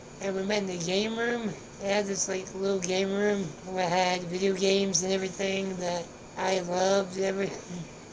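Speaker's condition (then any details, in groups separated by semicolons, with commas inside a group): Spinal muscular atrophy; tongue constantly vibrating since infancy; tongue vibrates constantly, cannot be stopped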